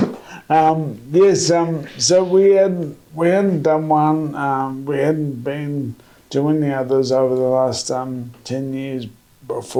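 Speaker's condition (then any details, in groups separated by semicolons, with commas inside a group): MND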